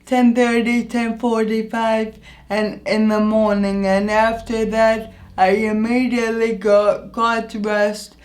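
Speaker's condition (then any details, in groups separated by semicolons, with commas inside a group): Anoxic brain injury; injury affects voice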